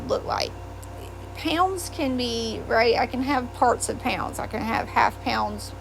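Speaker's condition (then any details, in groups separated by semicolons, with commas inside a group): No condition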